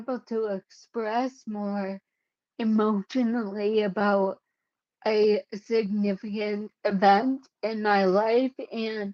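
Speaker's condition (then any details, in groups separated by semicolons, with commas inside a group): Cerebellar ataxia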